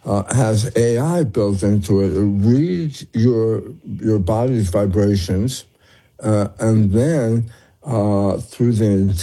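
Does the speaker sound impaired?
Yes: tongue cancer; began with hearing problem and ear pain, throat scan malignant, later scan benign; slurred speech at recording; slurred speech from tongue cancer.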